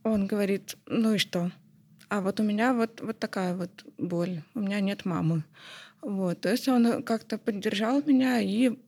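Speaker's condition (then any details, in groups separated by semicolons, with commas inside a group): Hard of hearing; not deaf, identifies as hearing person with specific need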